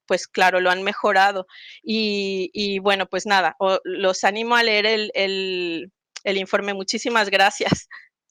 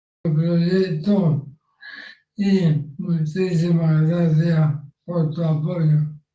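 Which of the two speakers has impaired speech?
The second: ela (amyotrophic lateral sclerosis); gradually diminishing physical capacity.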